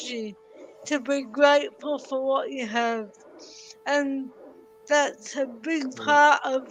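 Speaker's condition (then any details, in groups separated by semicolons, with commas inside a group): Cerebral palsy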